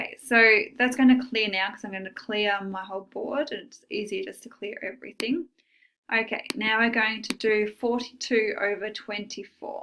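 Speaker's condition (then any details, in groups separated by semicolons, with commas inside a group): No condition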